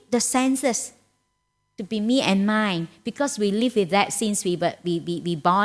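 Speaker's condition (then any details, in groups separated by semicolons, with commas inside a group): No condition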